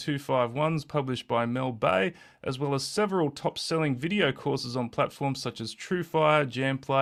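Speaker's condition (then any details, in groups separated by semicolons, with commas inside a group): No condition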